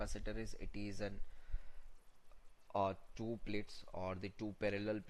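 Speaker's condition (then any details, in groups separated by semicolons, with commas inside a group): No condition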